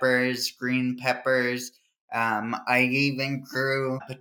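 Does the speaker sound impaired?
Yes: cerebral palsy; from birth, brain injury from oxygen loss at fast birth, trouble remembering multiple tasks, hand movement and writing difficulty.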